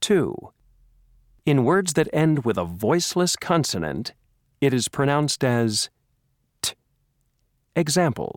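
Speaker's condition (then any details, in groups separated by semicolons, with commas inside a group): No condition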